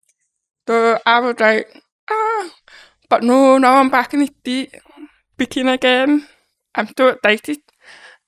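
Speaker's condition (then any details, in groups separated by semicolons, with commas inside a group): Deafness; congenital deafness, born deaf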